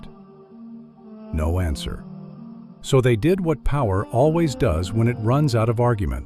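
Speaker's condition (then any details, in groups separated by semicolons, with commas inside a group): No condition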